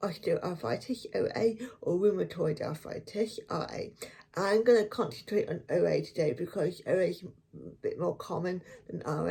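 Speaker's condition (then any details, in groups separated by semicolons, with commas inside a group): Cerebral palsy; affects one foot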